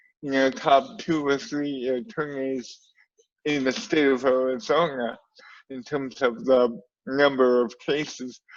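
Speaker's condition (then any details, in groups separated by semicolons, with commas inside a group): Cerebral palsy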